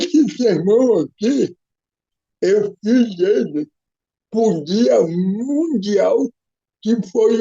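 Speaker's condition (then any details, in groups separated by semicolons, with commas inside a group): Cerebral palsy; physical disability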